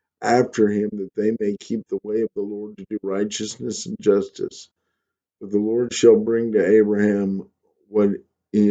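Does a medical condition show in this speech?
No.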